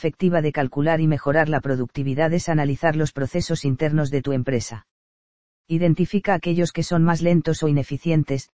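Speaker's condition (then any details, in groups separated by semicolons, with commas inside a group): No condition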